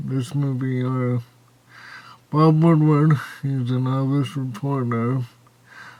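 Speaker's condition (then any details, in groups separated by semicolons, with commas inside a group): Cerebral palsy, severe; spastic type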